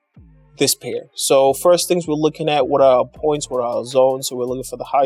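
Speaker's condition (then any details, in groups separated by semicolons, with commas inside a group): No condition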